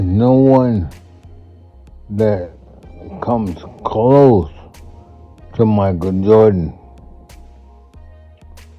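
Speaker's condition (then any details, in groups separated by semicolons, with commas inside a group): Multiple sclerosis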